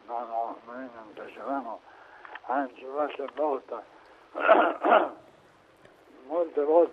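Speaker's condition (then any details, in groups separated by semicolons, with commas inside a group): Amyotrophic lateral sclerosis; treating physician Giuseppe Stipa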